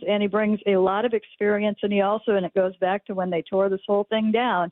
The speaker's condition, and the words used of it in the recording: No condition.